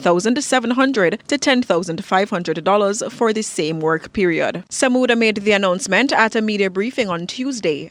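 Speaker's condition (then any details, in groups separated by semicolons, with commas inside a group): No condition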